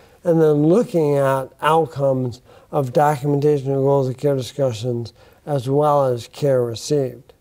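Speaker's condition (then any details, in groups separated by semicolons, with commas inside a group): Bulbar onset ALS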